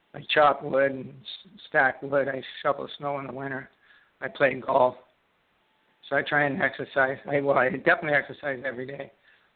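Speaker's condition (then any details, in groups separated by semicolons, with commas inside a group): Parkinson's disease; left-sided onset, smell and taste loss first, left index finger tremor, no medication, one brain therapy; left hand weakness and poor dexterity, shuffle walking, freezing about two years, brain fog, daily exercise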